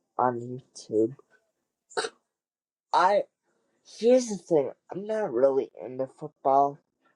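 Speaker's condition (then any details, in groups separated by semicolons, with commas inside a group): Cerebral palsy; wheelchair user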